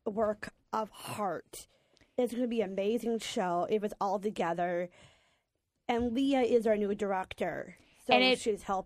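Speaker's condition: Down syndrome

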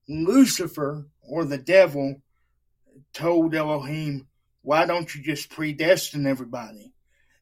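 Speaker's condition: Cerebral palsy; handicap-accessible setup on church campus

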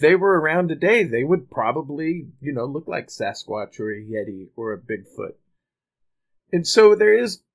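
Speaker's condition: No condition

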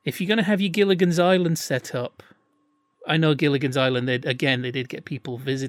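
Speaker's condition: No condition

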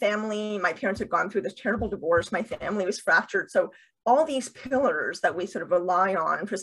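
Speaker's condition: Deafness with cochlear implants

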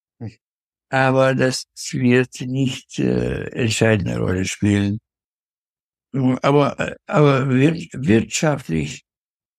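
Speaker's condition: Parkinson's disease; severe forgetfulness

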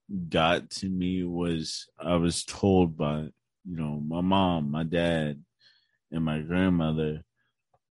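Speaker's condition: Cerebral palsy; tight muscles

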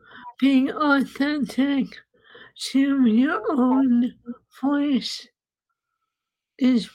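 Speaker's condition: ALS; quadriplegic

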